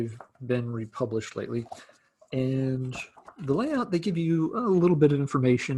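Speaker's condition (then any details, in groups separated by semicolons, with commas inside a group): No condition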